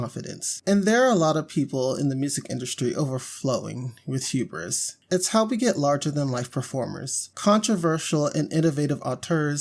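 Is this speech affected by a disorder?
No.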